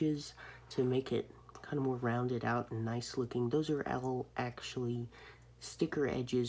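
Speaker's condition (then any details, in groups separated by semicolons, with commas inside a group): No condition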